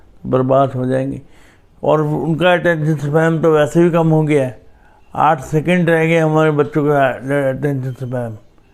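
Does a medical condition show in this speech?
Yes: cerebral palsy.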